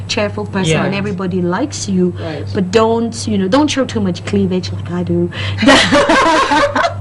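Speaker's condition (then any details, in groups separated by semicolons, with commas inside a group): No condition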